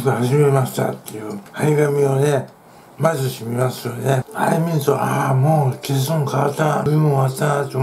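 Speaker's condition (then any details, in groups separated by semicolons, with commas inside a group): Tongue cancer, partial glossectomy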